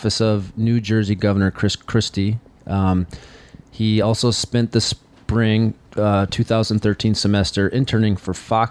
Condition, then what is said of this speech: No condition.